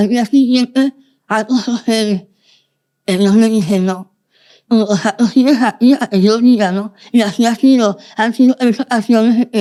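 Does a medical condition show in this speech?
Yes: Moebius syndrome, congenital.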